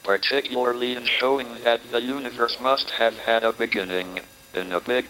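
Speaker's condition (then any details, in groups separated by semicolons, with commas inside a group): Motor neurone disease, speech-generating device; diagnosed at age 21, atypical case, not MS, initially given couple of years to live, uses voice synthesizer; almost completely paralysed, slower progression than expected, decades since diagnosis; speaks only through speech synthesizer, synthesizer mispronounces some names, needs phonetic respelling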